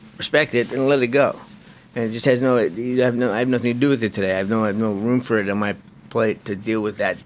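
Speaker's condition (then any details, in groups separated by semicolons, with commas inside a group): Parkinson's disease; young onset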